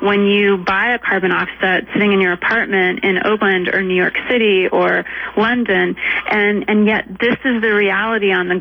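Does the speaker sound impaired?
No.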